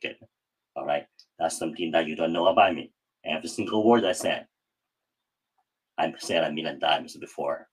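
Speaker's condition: Cleft palate; could not say every word even in high school

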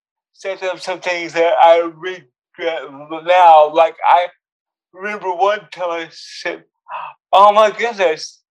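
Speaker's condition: Cerebral palsy; cerebral palsy since birth

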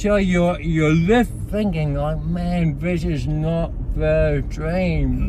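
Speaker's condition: Cerebral palsy; from birth, affects walking and speech; speech impediment, reframed by speaker as an accent

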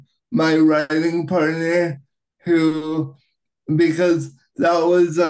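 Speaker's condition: Cerebral palsy, right-sided high tone

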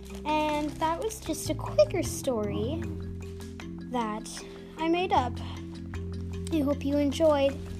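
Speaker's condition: No condition

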